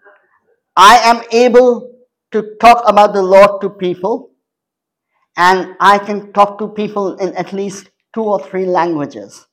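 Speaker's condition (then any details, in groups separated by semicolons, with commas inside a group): Cleft palate; major speech impediments since childhood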